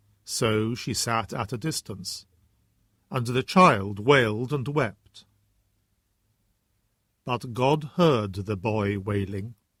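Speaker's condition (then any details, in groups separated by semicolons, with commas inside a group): No condition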